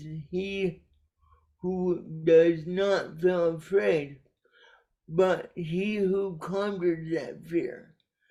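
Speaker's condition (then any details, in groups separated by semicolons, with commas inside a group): Cerebral palsy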